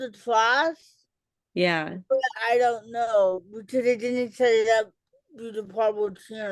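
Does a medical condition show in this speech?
Yes: cerebral palsy; childhood speech delay.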